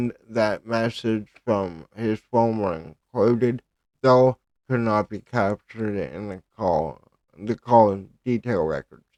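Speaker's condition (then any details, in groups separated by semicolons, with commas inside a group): Cerebral palsy; speech affected by cerebral palsy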